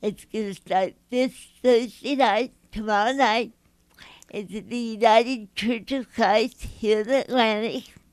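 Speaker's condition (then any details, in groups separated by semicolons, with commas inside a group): Mild cerebral palsy; affects speech, hard to understand initially, listeners must listen closely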